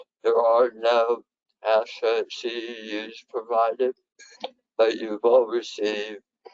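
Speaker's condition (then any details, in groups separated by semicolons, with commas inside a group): Head and neck cancer; head and neck cancer salvage surgery, left vagus nerve severed; dysphagia with specific swallow deficits, tongue strengthening therapy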